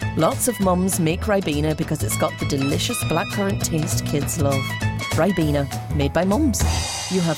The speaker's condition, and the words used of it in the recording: No condition.